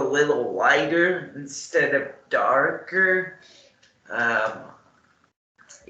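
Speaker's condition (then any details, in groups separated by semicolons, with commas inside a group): Cerebral palsy; morning medication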